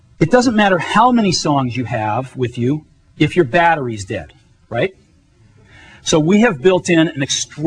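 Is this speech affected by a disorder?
No.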